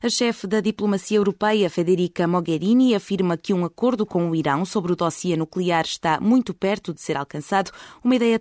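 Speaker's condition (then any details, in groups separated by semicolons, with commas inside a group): No condition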